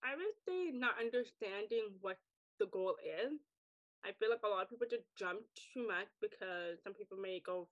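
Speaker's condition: Deafness; acquired deafness from ear infection at age 4, normal hearing before, wears hearing aids, no ASL; speaks orally, mother pushed learning to speak

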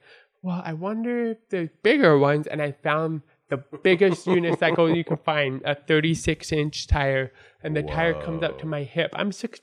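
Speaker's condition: Born deaf; congenital deafness from birth

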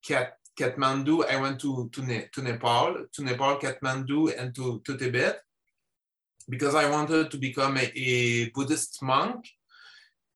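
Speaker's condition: Stuttering; lifelong stutter; openly stutters, no longer hides it, gives speeches in schools and media; formerly hid stuttering, media interviews difficult and anxiety-provoking; repeated sounds, prolonged sounds

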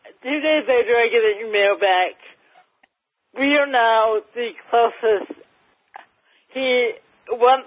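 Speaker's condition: Cerebral palsy, mild

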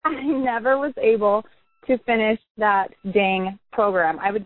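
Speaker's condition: No condition

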